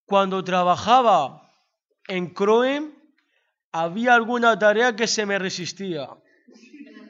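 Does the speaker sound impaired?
Yes: Down syndrome.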